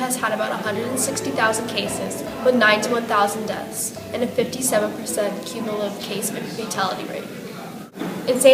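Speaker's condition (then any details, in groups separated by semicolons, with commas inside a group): No condition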